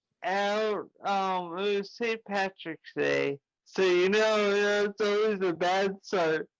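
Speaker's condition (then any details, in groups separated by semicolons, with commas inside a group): Traumatic brain injury; ongoing therapy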